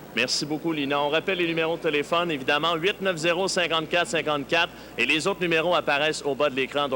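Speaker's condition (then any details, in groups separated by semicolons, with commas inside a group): No condition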